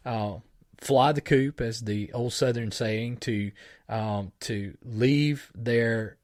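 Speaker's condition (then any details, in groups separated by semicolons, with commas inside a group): No condition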